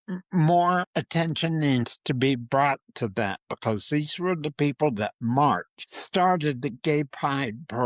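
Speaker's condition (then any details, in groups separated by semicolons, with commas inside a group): Parkinson's disease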